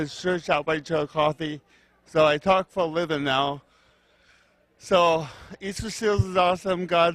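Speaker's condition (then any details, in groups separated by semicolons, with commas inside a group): Cerebral palsy; never expected to talk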